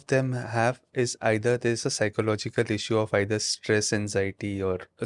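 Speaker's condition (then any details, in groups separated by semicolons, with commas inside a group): No condition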